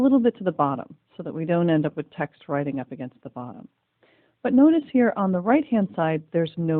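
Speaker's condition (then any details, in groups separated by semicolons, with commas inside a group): No condition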